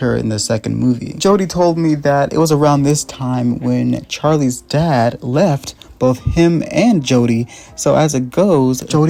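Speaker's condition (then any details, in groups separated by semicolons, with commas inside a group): No condition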